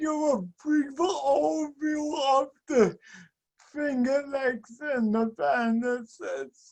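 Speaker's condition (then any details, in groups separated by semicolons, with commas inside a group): Speech and mobility impairment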